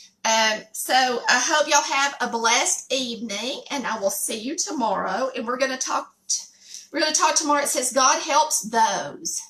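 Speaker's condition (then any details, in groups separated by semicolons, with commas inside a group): No condition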